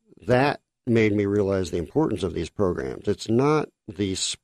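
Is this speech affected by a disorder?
Yes: cleft lip and palate.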